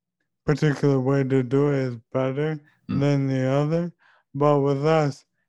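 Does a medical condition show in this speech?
Yes: ALS; diagnosed at age 29, just before 30th birthday; voice still clear, uncertain how long clear speech will last, voice banking largely completed.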